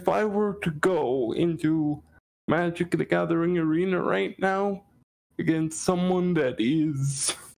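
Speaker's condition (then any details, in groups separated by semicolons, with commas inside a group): Cerebral palsy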